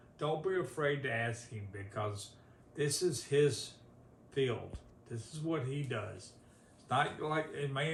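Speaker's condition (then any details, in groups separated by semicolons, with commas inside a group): ALS, severe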